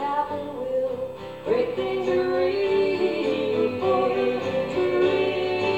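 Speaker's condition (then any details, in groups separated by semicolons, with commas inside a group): No condition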